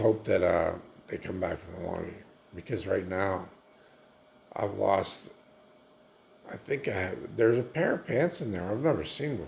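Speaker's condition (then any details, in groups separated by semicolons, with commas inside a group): Multiple sclerosis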